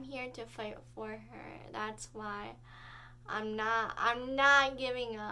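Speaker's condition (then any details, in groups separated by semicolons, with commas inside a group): Cerebral palsy; spastic type, prenatal stroke, whole body, right side weakest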